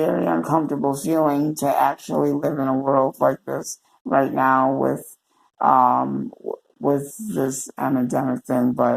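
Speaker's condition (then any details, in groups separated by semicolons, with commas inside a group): Cerebral palsy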